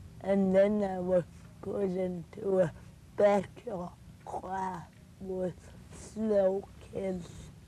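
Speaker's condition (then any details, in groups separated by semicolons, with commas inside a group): Cerebral palsy; speech improved over past year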